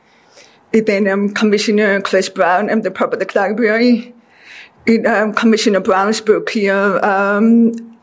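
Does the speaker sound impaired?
Yes: deafness; deaf since childhood, teachers asked not to talk facing blackboard; speech therapy with Mindy Kobomis most of life, learning to talk, hear, pronounce words.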